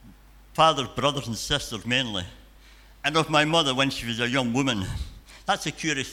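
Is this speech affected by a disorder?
Yes: cleft palate and cleft lip.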